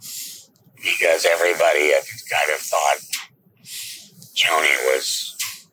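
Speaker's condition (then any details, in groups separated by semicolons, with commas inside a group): Laryngectomy; 6.5 days intensive care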